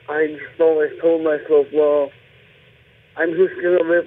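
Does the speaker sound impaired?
Yes: cerebral palsy; left hand basically paralyzed.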